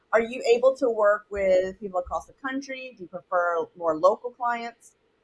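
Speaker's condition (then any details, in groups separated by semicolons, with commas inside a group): No condition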